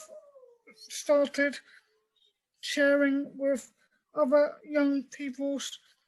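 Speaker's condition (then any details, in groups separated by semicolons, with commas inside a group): Cerebral palsy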